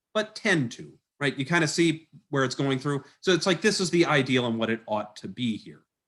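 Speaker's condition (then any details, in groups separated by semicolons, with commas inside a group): No condition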